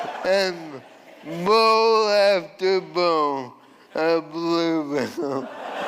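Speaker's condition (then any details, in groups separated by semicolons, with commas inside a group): ALS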